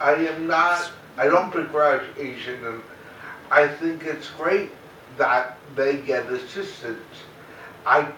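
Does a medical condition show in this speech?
Yes: cerebral palsy, mild; mainly affects speech.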